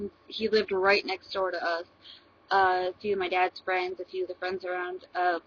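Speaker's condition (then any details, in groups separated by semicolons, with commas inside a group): No condition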